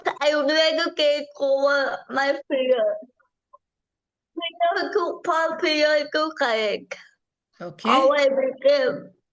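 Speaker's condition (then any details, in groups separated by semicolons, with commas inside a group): Cerebral palsy; from birth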